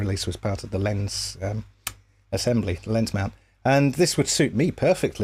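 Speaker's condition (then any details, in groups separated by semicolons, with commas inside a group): No condition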